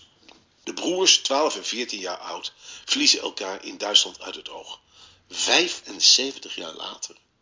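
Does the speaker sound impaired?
No.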